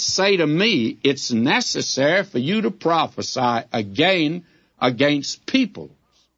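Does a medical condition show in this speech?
No.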